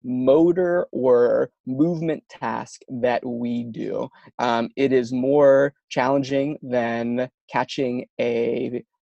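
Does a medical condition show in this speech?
Yes: stuttering; two-week intensive fluency shaping program at age 17; stuttering symptoms audible in current speech; words and syllables get stuck, able to talk fluently after therapy; here prolonged sounds.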